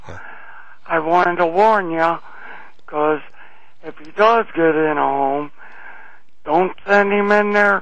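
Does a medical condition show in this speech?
Yes: laryngeal cancer; cancer of voice box, age 49, laryngectomy with electronic buttons advised as only cure; larynx not removed, refusing laryngectomy until unable to speak; laboring to talk, sounds like very old man, stronger when pushed out.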